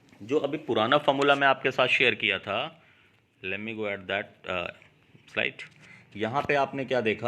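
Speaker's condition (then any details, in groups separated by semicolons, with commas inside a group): No condition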